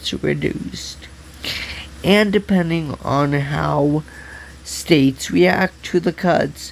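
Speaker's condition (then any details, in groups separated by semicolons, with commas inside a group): Cerebral palsy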